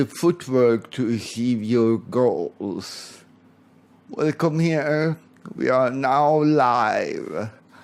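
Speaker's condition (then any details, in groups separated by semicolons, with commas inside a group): Cerebral palsy, severe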